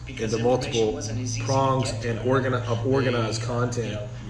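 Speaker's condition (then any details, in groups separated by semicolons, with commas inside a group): No condition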